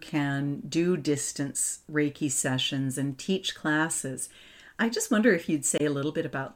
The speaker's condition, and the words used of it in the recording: None; typical speech.